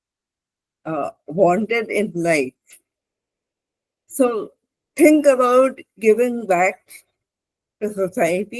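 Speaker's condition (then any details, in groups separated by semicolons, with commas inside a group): Cerebral palsy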